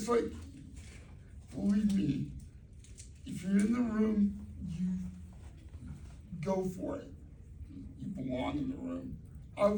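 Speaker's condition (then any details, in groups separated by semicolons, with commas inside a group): Cerebral palsy; present from birth; voice like Kermit the Frog after steroids and rehab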